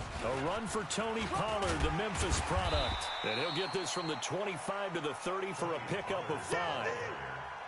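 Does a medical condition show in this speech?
No.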